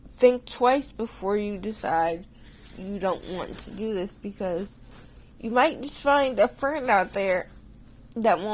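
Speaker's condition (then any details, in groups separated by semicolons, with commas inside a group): Cerebral palsy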